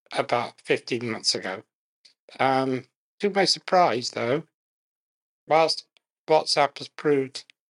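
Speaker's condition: Muscular dystrophy; very slowly progressive muscular dystrophy, severe physical disability, relies on voice control of devices; can just about speak, effortful enunciation, limited breath, uses fewest words to conserve breath

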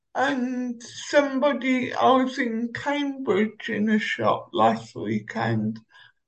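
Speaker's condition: Cerebral palsy; uses Omeo wheelchair

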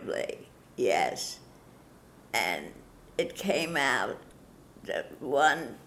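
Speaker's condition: Parkinson's disease; followed own path

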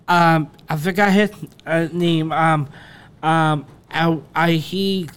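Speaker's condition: Down syndrome; public speaker giving keynote and motivational talks, speaks English, few Spanish and French words

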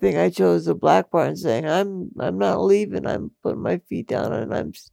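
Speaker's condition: Multiple system atrophy; bedbound since shortly after Christmas, about four years since onset, planning medical aid in dying

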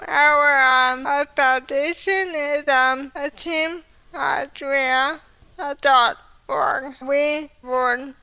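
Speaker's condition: ALS; quickly progressed to walking with cane

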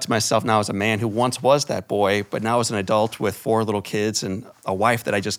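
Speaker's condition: No condition

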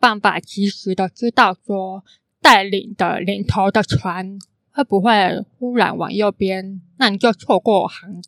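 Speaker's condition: Congenital hearing impairment; can sound sing-song

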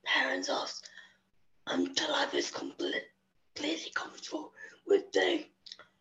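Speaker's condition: Spastic quadriplegic cerebral palsy; needs help with most physical tasks, agency carers assist getting up and going to bed

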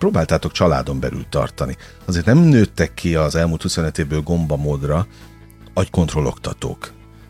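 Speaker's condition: No condition

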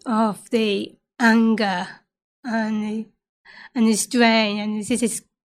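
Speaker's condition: Down syndrome; from birth

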